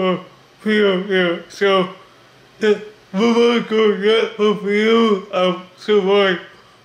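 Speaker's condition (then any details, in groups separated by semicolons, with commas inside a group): Cerebral palsy; body affected; speech disability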